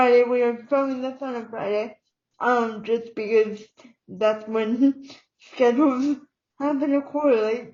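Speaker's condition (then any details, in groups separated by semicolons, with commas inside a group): Cerebral palsy; uses wheelchair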